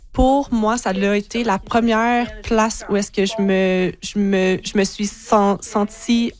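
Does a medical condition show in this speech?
Yes: stuttering; stuttering since age 6; small voice for most of life; here repeated sounds, repeated words.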